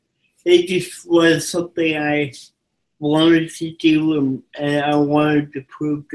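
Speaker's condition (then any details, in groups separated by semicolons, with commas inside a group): Cerebral palsy; from birth, physical disability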